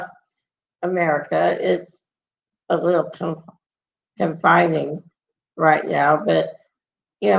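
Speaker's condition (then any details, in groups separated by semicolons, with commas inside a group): Muscular dystrophy; multiple surgeries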